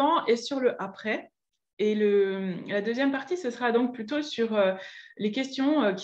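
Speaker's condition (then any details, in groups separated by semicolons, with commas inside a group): No condition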